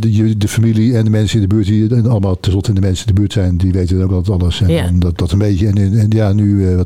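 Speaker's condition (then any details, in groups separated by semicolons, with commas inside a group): Parkinson's disease; progressive, slowly worsening, one foot wobbly and less stable, odd gait; lip tremor that can start suddenly, jaw spasm mostly when falling asleep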